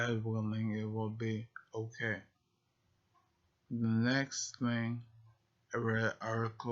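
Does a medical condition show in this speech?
Yes: multiple sclerosis.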